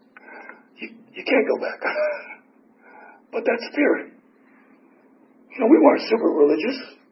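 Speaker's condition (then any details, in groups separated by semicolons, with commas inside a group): Tracheotomy; tracheotomy for 4 years, 8 surgeries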